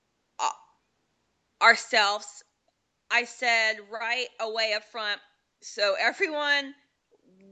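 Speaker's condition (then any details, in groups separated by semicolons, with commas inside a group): Stuttering; familial developmental stuttering, brother, dad, uncle affected, worsened through school, childhood therapy for tongue-out s lisp; still stutters, stuttering therapy after college, 3-week intensive Successful Stuttering Management Program, less avoidance; variable, sometimes fine, sometimes bad, strange sounds while speaking, formerly barely any word out; blocks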